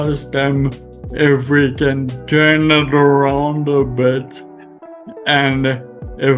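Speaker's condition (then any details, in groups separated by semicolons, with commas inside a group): Friedreich's ataxia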